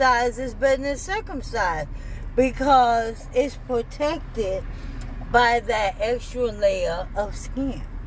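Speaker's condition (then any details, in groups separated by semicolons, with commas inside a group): ALS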